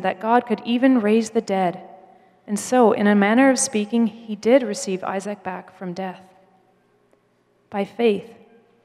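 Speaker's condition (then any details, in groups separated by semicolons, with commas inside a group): No condition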